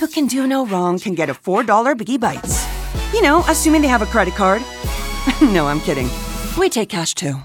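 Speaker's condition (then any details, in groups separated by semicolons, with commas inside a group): No condition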